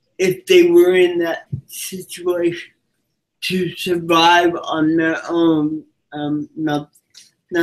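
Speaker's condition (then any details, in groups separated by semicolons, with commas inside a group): Cerebral palsy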